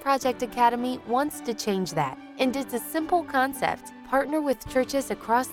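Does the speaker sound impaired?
No.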